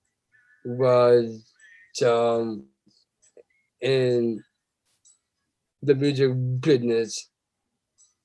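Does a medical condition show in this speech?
Yes: Down syndrome.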